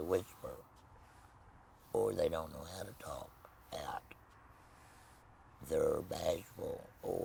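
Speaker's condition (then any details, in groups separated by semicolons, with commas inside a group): Laryngectomy; total laryngectomy for throat cancer, no voice box, voice prosthesis; after radiation and chemotherapy; speaks with artificial device and voice prosthesis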